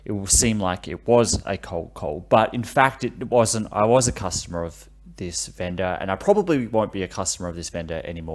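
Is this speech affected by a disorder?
No.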